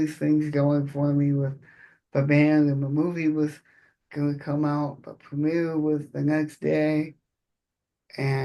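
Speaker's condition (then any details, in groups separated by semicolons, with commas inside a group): Cerebral palsy; present from birth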